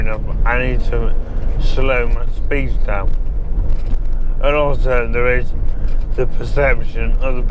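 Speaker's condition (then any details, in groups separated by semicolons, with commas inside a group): MND; synthetic voice from banked voice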